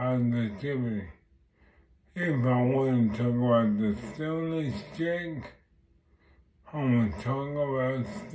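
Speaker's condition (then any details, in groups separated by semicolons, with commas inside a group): Multiple sclerosis; unable to walk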